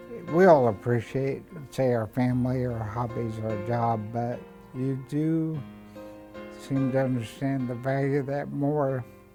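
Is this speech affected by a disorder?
Yes: ALS; over two years since diagnosis.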